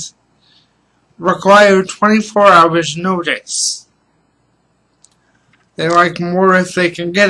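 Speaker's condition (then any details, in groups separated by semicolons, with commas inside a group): Cerebral palsy; stable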